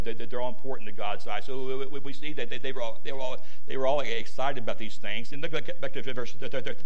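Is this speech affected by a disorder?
Yes: stuttering; stutter as usual way of talking, recent neck surgery; throat may get scratchy during talk, Halls lozenges at hand; worse when unwell, mistaken for stroke by Life Squad paramedics; here repeated sounds, repeated words.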